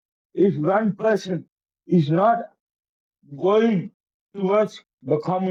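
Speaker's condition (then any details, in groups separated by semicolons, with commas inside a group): Cerebral palsy; affects coordination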